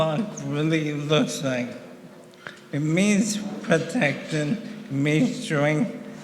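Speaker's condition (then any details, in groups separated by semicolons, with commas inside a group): ALS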